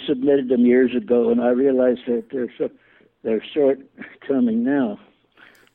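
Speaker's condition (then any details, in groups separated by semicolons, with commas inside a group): Parkinson's; symptoms began about 20 years ago, slowly progressive, out of business about 20 years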